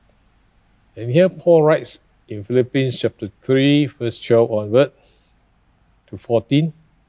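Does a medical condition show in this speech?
No.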